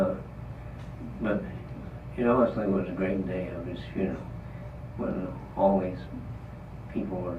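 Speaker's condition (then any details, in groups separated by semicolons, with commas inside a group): Parkinson's disease; trouble talking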